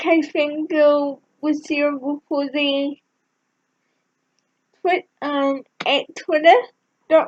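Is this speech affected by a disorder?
Yes: cerebral palsy.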